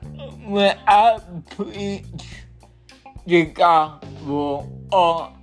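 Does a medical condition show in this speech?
Yes: cerebral palsy.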